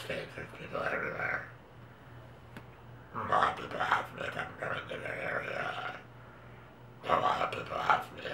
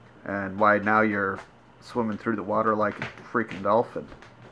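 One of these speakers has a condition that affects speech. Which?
The first: laryngectomy; neck breather, stoma, tongue cancer, throat rebuilt with intestine, radiation, neck scarring; cough clears mucus, losing remaining tongue would end voice.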